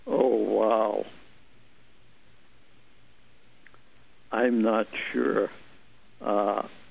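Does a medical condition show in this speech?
Yes: ALS; limb onset, muscle twitches and hand weakness at onset.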